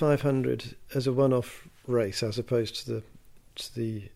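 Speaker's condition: No condition

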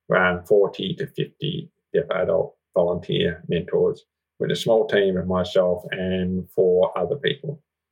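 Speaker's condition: Profound deafness, congenital, severe profound hearing loss; profound deafness since birth, hearing aids, cochlear implant in worse ear, right ear better; relearned speech sounds after implant with NDIS-funded speech therapist specialised in hearing loss

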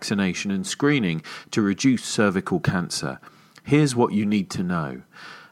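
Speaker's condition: No condition

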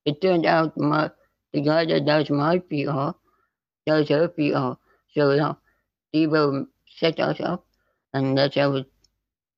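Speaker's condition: Spinal muscular atrophy type 2; neuromuscular

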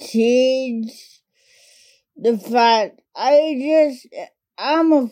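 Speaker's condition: Cerebral palsy; speech primarily affected

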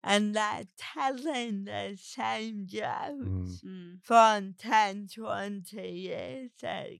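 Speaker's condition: Cerebral palsy; talks differently

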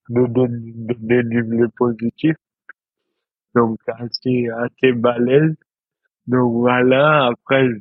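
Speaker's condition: Dystonia; present since birth

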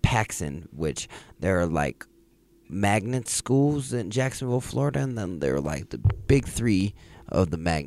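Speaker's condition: No condition

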